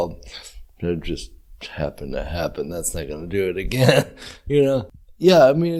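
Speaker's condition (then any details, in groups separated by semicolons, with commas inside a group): Cerebral palsy; brain injury, present from birth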